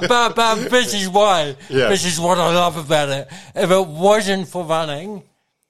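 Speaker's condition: Cerebral palsy; more shaky when nervous

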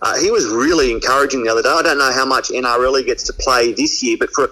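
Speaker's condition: No condition

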